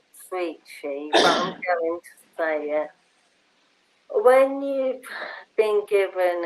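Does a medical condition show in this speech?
Yes: motor neurone disease; bulbar onset.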